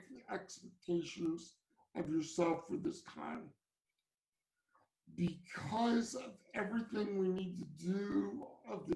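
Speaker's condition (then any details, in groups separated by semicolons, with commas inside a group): Cerebral palsy; from birth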